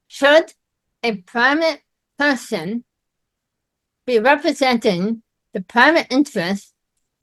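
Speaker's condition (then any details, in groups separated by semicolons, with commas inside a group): Myasthenia gravis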